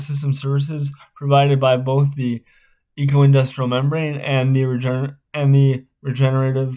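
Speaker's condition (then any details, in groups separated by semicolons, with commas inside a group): Spastic cerebral palsy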